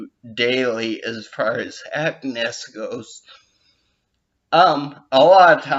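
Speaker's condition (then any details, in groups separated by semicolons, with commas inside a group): Brain injury with dysarthria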